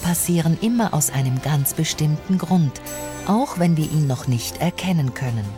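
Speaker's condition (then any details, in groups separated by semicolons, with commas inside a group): No condition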